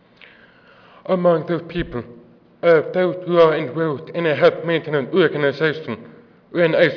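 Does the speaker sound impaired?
Yes: deafness; offers to repeat if not understood.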